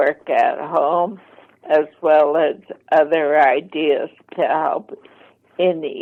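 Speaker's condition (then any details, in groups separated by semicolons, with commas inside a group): ALS, mild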